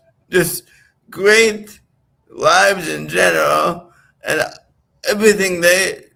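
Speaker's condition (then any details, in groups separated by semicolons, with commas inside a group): Right-sided physical disability; physical therapy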